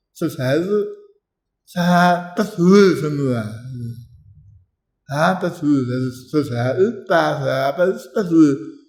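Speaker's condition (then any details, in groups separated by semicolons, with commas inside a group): Tongue cancer; biopsy-confirmed, ECCT treatment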